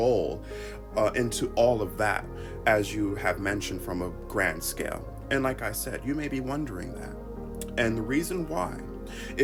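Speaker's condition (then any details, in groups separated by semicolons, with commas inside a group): No condition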